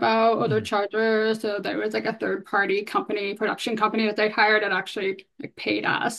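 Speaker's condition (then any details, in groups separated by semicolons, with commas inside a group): Hearing loss, bilateral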